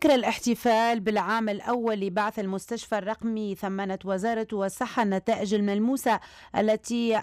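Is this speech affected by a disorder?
No.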